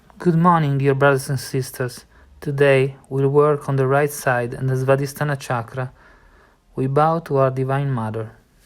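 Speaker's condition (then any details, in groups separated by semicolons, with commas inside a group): No condition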